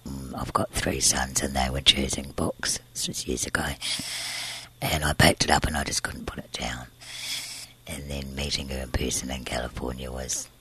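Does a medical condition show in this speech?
Yes: tracheostomy and scarred vocal cord, laryngeal cysts, surgical vocal cord scarring; congenital laryngeal cysts, tracheostomy 3 weeks to 15, reinserted 18, cyst surgery 20 Green Lane Hospital; breathes through tracheostomy tube, airway very narrow from surgery, one vocal cord scarred; voice sounds different, presses on tracheostomy tube, later surgery left voiceless eight months, used voice machine.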